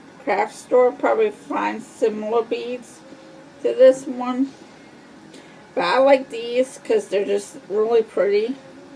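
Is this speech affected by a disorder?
Yes: cerebral palsy.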